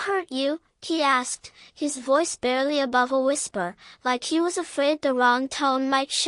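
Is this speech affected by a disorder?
No.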